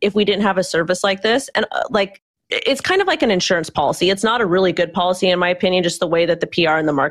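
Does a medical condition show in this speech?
No.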